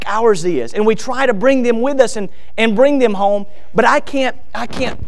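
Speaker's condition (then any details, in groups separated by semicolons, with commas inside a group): No condition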